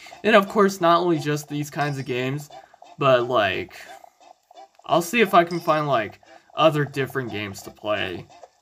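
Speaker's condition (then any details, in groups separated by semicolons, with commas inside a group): No condition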